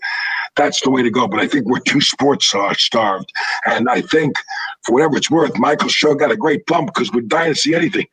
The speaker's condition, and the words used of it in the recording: Throat cancer. And he literally gave me back a voice for Bryce's bar mitzvah, and he promised me he would.